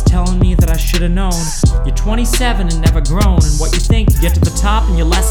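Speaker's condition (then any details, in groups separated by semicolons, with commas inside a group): No condition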